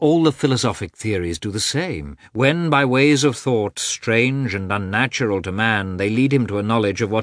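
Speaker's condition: No condition

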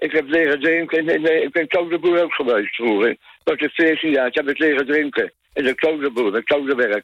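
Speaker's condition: Tongue cancer; smoked from age 14; former smoker, stopped smoking because of the cancer

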